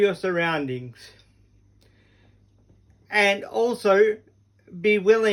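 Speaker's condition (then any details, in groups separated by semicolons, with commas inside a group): Cerebral palsy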